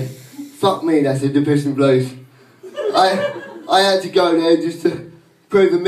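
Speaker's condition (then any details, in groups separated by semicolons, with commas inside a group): Cerebral palsy; unusual voice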